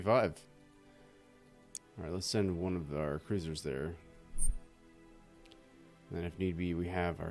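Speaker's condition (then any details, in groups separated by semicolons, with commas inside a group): No condition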